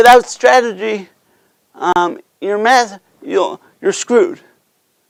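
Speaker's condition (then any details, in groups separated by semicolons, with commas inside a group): Cerebral palsy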